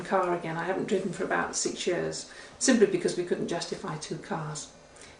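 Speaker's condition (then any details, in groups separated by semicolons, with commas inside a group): No condition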